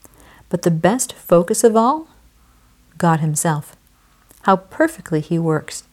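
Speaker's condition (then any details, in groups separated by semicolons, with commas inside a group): No condition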